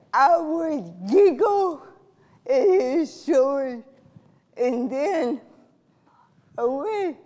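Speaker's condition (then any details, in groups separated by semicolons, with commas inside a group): Cerebral palsy; from birth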